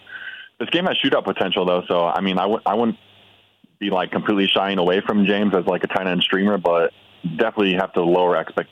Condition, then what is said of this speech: No condition.